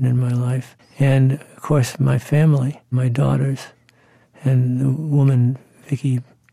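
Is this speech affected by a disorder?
Yes: Parkinson's disease; possible REM sleep signs about ten years earlier, handwriting became illegible; symptoms for several years, diagnosis first suggested on sight by neurologist Dr. Martin Samuels; voice once decent, now fuzzy.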